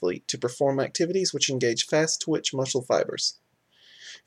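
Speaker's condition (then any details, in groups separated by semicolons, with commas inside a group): No condition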